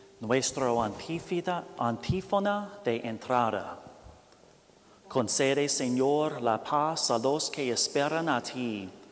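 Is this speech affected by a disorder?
No.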